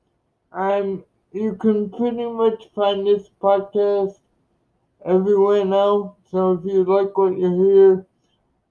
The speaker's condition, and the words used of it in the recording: Cerebral palsy. I talk not normal. That's because I have CP, and that's why I don't talk normal.